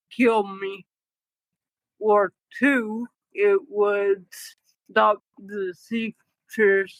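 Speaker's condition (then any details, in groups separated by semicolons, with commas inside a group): Cerebral palsy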